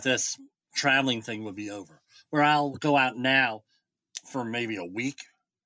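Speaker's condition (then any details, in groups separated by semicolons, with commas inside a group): Bilateral cleft lip and palate; congenital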